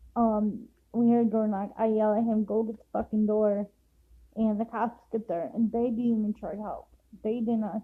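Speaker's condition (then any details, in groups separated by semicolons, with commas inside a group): Cerebral palsy; affects walking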